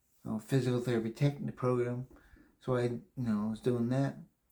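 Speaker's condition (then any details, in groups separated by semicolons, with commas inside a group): Brain injury; memory greatly affected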